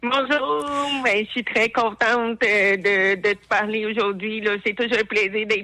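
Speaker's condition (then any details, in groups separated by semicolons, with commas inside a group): Hard of hearing; disability not very noticeable to others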